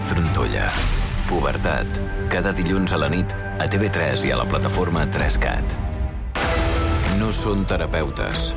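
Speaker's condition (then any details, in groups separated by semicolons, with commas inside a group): No condition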